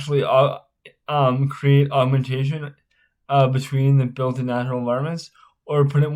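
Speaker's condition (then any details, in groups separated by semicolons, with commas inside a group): Spastic cerebral palsy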